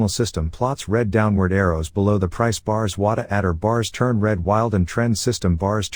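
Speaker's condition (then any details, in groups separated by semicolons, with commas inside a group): No condition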